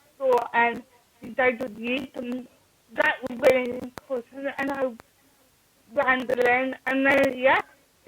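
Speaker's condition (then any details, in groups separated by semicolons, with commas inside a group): Cerebral palsy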